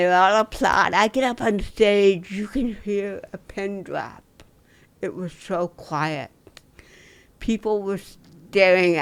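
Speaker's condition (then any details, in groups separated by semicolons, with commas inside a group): Cerebral palsy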